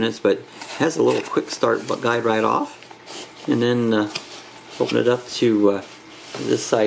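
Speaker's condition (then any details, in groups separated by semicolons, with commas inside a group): No condition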